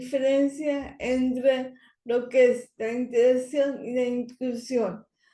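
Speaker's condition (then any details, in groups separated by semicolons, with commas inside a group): Cerebral palsy; speech not very good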